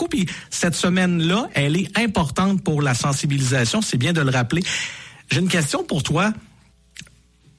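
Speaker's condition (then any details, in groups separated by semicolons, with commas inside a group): No condition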